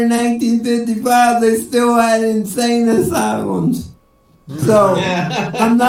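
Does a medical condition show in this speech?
Yes: cerebral palsy; speech sounds drunk.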